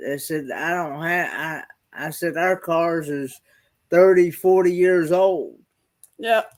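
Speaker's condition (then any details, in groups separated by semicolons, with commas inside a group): Cerebral palsy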